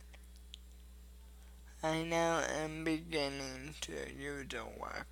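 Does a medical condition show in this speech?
Yes: cerebral palsy.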